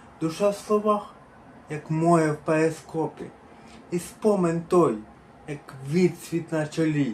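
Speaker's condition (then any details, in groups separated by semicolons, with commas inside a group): Cerebral palsy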